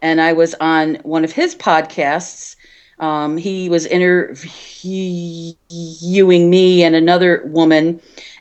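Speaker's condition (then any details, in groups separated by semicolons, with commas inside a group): Stuttering; stuttering since childhood, onset around age five, covert into early 40s, hiding meant not talking; open about stuttering for about six years, considers self bivert; repetitions of whole words, part-words and phrases, Concerned, frequent um fillers; prolonged sounds, blocks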